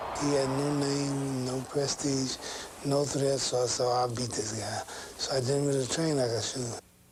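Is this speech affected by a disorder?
Yes: Parkinson's syndrome; mild.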